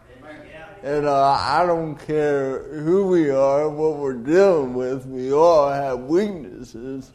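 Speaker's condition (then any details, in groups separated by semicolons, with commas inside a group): Cerebral palsy; delayed development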